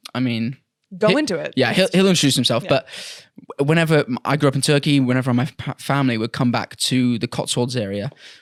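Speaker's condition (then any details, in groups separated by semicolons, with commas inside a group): No condition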